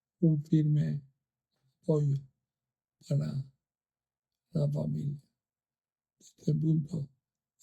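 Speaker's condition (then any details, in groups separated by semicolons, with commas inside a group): ALS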